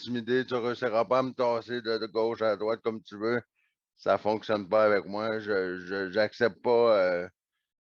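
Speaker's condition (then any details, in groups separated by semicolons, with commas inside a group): Neonatal cerebral palsy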